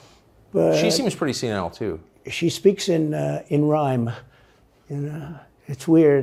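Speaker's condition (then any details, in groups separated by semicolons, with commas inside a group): No condition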